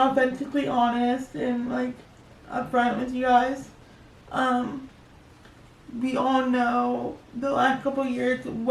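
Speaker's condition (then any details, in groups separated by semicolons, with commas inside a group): Cerebral palsy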